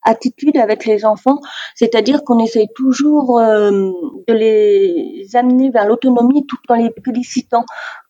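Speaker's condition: Deafness, severe; deaf since childhood, diagnosed age four, hearing aids since four, from extreme prematurity, neonatal resuscitation; oralist, uses some sign language

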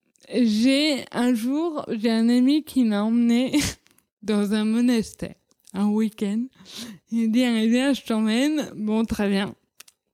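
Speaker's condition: Cerebral palsy; childhood speech

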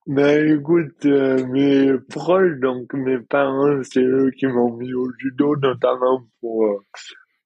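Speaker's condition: Dystonia; more pain before injection

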